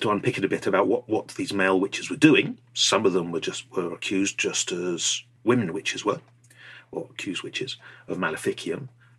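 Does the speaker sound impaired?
No.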